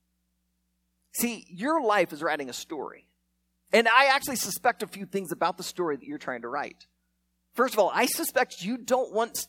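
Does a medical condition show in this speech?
No.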